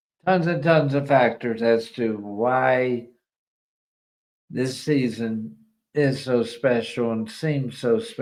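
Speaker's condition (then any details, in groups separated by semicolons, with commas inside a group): ALS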